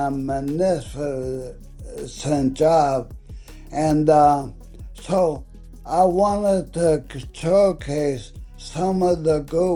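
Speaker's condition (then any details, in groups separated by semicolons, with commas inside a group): ALS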